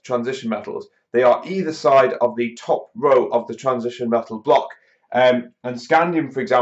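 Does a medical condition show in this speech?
No.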